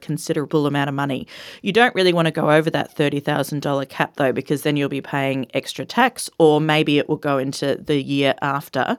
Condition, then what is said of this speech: None; typical speech.